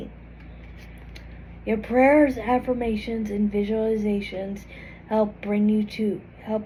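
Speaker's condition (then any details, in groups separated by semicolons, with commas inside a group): Cerebral palsy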